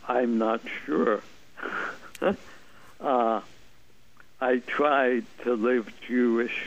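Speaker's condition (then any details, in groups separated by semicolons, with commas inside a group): ALS; ALS diagnosed 2001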